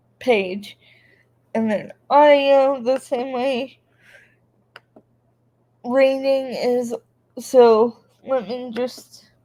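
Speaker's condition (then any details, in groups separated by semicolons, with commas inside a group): Cerebral palsy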